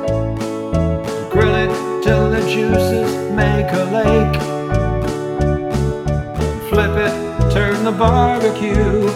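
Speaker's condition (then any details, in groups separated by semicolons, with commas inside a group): No condition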